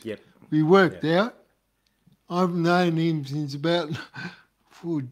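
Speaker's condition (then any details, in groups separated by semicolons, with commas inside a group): Cerebral palsy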